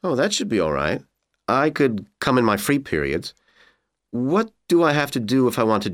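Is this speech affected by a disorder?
No.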